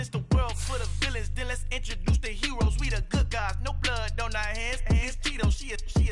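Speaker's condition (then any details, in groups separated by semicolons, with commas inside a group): No condition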